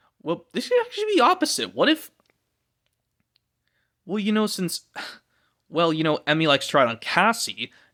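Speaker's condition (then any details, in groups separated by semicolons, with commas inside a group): No condition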